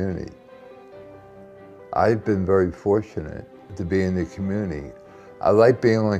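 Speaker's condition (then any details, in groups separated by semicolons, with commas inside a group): Tardive dyskinesia; caused by antipsychotic medication, facial puffing, grimacing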